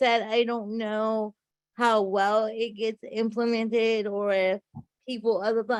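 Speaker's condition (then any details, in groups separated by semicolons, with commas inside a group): Cerebral palsy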